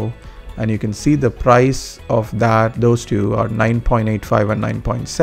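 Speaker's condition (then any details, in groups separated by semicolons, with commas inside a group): No condition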